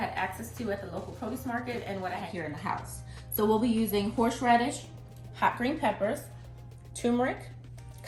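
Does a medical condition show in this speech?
No.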